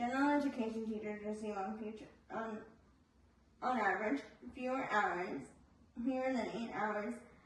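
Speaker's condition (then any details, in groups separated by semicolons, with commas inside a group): Spastic cerebral palsy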